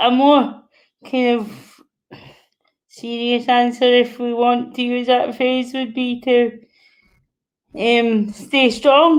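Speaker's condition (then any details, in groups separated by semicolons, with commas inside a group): Cerebral palsy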